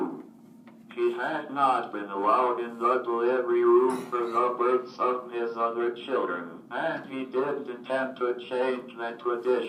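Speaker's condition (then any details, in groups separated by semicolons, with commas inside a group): Cerebral palsy, athetoid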